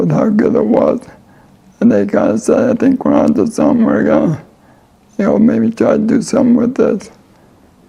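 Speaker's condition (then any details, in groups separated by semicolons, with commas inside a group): ALS; voice and lungs affected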